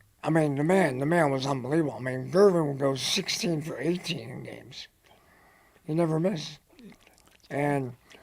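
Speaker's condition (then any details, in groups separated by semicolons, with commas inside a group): Head and neck cancer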